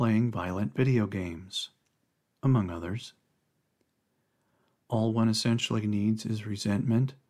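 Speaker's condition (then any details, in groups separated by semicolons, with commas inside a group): No condition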